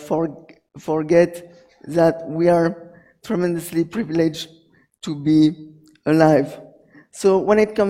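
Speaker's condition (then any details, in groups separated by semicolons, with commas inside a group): Cerebral palsy; premature birth, arms held up; weekly physiotherapy, very stiff without it; hyperventilates without physiotherapy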